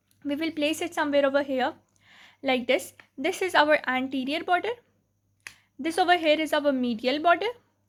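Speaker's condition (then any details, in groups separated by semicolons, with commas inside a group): No condition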